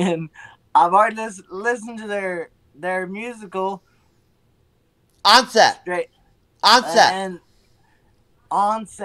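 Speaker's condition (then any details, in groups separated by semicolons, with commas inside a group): Severe traumatic brain injury; severe, traumatic cause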